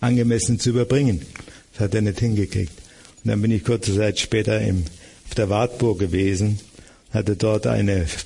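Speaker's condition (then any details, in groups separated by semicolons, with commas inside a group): Parkinson's disease; host asks for his voice to be made louder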